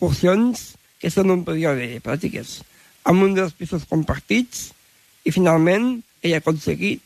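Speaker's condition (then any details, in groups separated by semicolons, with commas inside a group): Down syndrome; intellectual disability, learns at own pace, needs extra time to understand and process explanations; expresses himself in own way and own words, dislikes being corrected, very talkative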